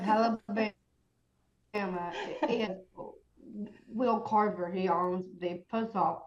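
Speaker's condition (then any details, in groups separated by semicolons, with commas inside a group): Down syndrome; diagnosed at birth, heart defect, open heart surgery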